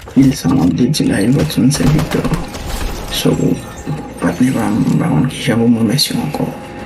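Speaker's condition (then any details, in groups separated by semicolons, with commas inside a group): No condition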